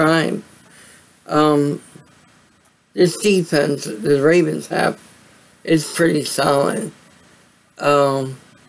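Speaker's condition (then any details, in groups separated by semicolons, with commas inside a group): Cerebral palsy; voice sound affected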